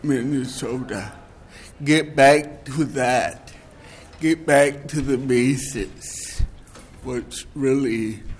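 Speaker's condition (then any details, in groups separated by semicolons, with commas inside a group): Cerebral palsy; present since birth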